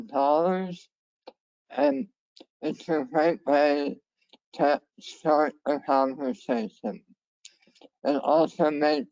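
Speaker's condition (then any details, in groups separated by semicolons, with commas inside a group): Head and neck cancer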